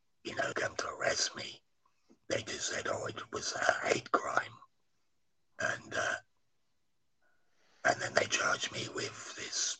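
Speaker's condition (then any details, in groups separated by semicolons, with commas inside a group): Laryngectomy after cancer; cancer survivor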